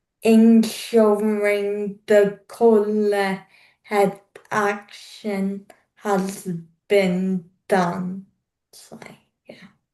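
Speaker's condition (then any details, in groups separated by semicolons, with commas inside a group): Cerebral palsy; slower speaking pace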